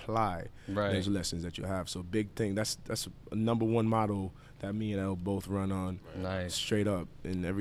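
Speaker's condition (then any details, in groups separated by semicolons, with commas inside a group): No condition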